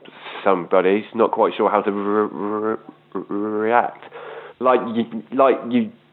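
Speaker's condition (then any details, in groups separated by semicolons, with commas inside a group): Stammer; still present at 32; still has stammer at 32; stammered ordering a beer on First Dates TV show, date finished words, spoke over; prolonged sounds, blocks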